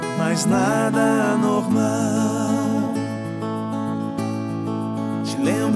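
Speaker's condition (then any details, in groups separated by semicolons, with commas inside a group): No condition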